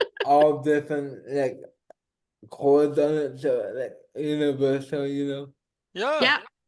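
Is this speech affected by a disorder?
Yes: cerebral palsy.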